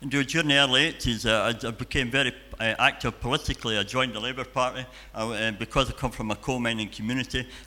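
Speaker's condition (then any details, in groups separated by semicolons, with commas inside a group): Cleft palate and cleft lip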